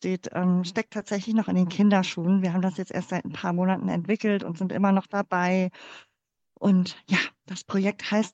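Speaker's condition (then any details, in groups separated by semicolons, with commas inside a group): Cleft palate; congenital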